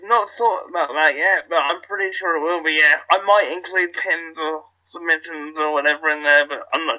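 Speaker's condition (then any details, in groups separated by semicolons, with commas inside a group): Cerebral palsy; wheelchair user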